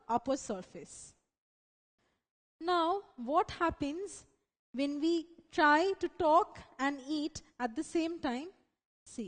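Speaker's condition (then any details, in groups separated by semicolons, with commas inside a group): No condition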